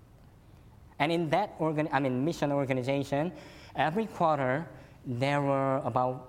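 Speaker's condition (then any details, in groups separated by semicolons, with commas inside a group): Cleft lip and palate; could not suck breast milk as newborn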